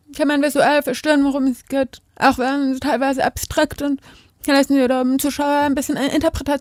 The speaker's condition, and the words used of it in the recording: Deafness. Ich glaube, auch so meine Stimme schon anders.